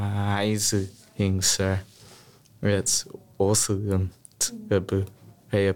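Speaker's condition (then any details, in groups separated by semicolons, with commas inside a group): Stutter; childhood stutter, therapy grades 1-4, smooth speech at Box Hill Clinic 2 years from 14-15; repeated sounds, prolonged sounds, blocks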